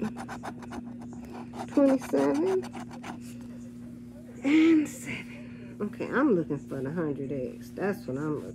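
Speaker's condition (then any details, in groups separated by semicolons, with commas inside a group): No condition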